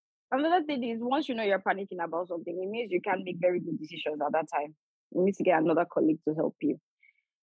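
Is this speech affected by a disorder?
No.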